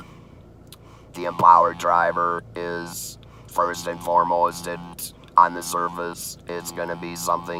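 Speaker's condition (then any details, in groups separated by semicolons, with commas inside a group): Laryngeal cancer laryngectomy, electrolarynx; laryngectomy, tracheostomy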